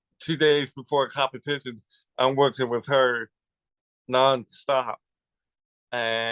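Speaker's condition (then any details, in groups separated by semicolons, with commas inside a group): Cerebral palsy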